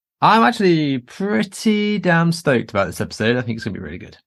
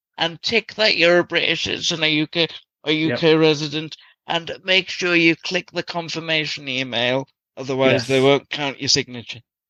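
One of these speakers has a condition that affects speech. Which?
The second: cerebral palsy; from birth, very premature birth.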